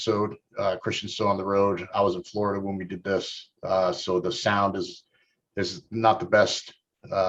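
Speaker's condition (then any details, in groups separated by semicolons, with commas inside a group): No condition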